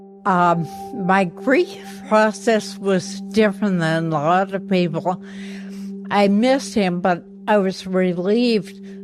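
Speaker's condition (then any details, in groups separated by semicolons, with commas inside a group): Ataxia; speaking problems for last couple of years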